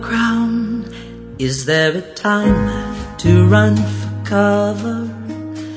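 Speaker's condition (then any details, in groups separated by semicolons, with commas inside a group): No condition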